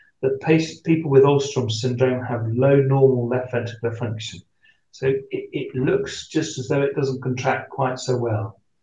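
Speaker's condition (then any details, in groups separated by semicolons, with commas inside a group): No condition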